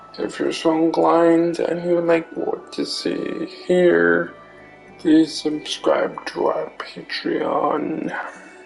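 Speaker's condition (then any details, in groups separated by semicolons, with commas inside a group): Cerebral palsy; affects limbs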